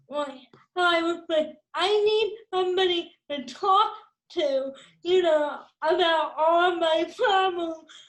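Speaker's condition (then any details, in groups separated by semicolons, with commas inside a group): Cerebral palsy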